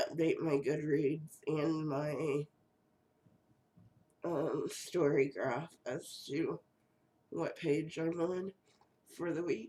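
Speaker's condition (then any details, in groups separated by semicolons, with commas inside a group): Cerebral palsy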